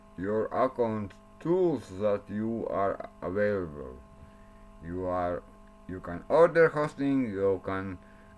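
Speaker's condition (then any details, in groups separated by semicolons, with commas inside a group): Cerebral palsy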